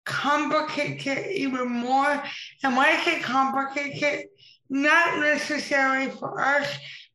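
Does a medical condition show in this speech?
Yes: impaired speech, cerebral palsy; older adult, formerly used walker, broke legs, now uses wheelchair; still able to speak.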